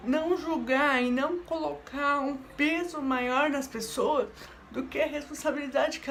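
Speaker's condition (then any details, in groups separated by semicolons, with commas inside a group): Cerebral palsy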